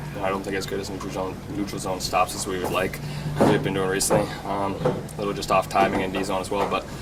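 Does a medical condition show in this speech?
No.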